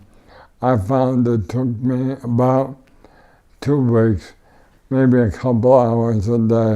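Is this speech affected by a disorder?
Yes: ALS; power wheelchair, no tracheostomy.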